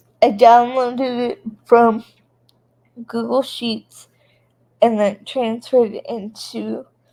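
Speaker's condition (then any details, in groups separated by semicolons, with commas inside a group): Cerebral palsy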